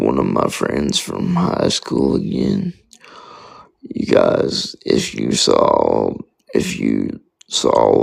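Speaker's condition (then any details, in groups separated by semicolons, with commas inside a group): Spastic quadriplegic cerebral palsy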